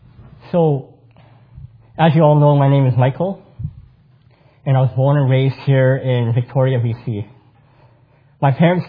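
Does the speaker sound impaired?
Yes: cleft palate; congenital cleft palate.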